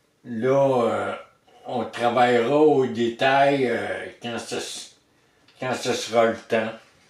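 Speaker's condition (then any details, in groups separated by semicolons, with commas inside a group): Traumatic brain injury; surgery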